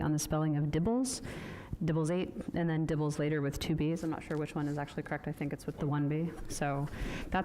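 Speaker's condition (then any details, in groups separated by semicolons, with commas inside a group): No condition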